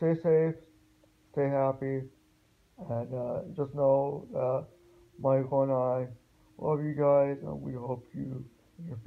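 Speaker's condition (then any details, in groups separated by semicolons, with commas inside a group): Spastic quadriplegic cerebral palsy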